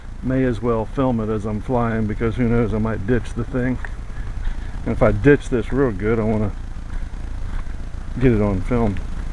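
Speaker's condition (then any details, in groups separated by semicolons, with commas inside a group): No condition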